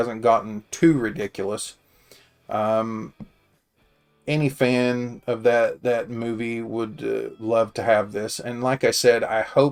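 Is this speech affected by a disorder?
No.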